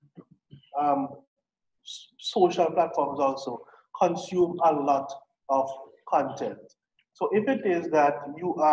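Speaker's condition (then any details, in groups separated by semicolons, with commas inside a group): No condition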